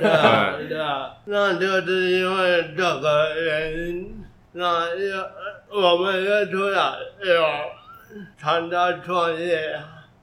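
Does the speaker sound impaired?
Yes: brain injury with language impairment; brain damage; thinking otherwise typical, communication initially poor, improved since.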